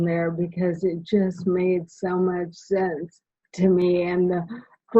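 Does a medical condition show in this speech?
Yes: primary lateral sclerosis; slow-progressing ALS form; diagnosed almost 4 years ago, walks, cane outdoors; a little awkward, swallows mid-sentence, voice tires less now.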